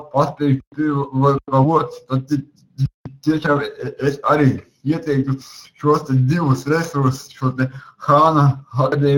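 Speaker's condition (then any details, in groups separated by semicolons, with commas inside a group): Cerebral palsy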